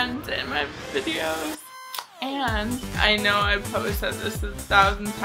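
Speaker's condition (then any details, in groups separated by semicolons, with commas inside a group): Cerebral palsy, mild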